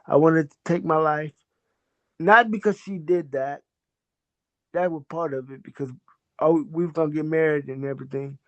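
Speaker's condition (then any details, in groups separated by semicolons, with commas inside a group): Cerebral palsy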